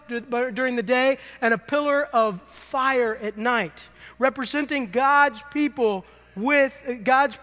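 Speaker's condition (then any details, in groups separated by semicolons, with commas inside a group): No condition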